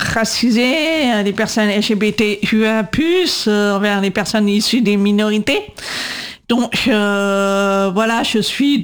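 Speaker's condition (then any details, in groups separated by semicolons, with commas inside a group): Deaf from birth; congenital deafness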